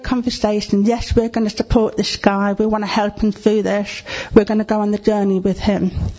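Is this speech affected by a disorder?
Yes: deafness; relies on lip reading.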